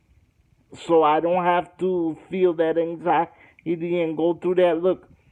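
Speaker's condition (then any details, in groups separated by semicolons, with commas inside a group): Cerebral palsy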